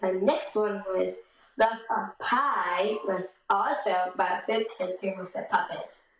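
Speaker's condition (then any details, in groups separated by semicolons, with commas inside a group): Down syndrome; age 14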